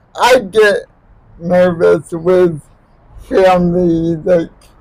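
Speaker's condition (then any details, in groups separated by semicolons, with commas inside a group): Cerebral palsy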